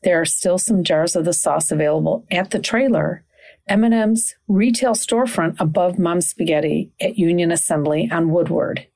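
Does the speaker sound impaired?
No.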